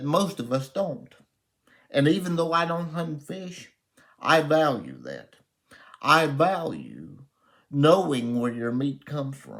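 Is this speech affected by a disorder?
Yes: cerebral palsy; reports speaking clearly.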